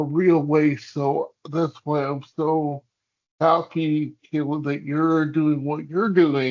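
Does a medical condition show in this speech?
Yes: cerebral palsy; hamstring releases.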